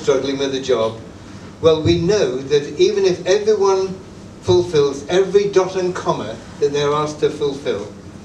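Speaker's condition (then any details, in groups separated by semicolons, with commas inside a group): No condition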